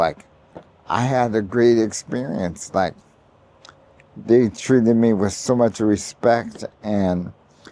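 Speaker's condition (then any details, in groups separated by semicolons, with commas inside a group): ALS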